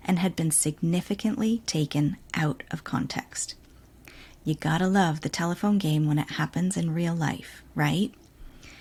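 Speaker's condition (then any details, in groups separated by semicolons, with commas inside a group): No condition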